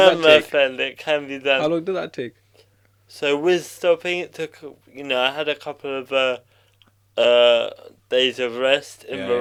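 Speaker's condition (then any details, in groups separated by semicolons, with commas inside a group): Cerebral palsy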